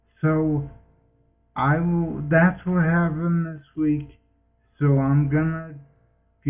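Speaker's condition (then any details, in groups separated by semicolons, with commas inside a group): Multiple sclerosis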